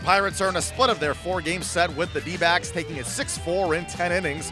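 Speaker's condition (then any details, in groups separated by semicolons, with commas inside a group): No condition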